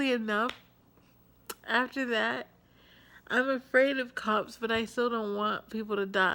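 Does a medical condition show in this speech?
Yes: cerebral palsy.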